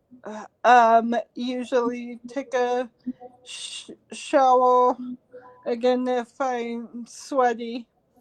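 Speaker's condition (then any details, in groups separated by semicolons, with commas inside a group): Cerebral palsy; talks too fast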